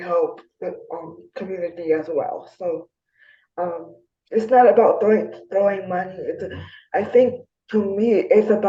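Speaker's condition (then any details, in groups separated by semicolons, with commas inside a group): Spastic diplegia cerebral palsy; right-side hemiplegia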